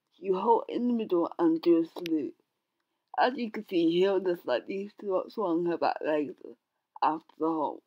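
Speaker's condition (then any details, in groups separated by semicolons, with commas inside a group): Cerebral palsy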